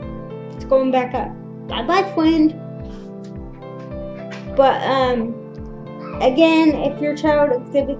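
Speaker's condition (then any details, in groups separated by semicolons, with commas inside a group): Cerebral palsy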